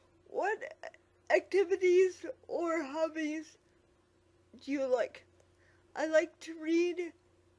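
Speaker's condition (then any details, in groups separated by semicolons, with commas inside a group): Quadriplegic cerebral palsy; quadriplegic, lack of oxygen at birth, no use of hands or legs; past therapy, uses voice recognition software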